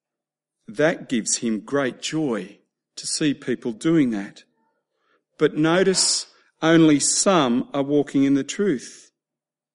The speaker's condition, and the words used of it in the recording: None; typical speech.